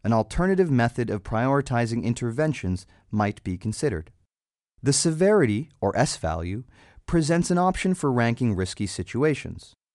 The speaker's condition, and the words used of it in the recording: No condition.